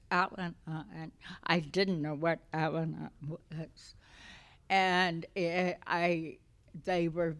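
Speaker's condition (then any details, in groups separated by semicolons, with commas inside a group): Essential tremor; essential tremor affecting voice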